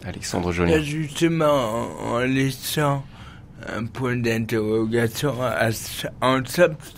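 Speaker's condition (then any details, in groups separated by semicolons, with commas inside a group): Cerebral palsy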